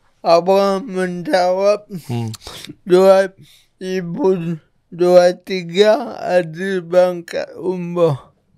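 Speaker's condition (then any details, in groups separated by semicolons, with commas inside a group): Cerebral palsy; from birth, difficult delivery, affects muscles and motor function; severe, unable to walk until age 9, about 30 years; speech may be hard to understand, friend translates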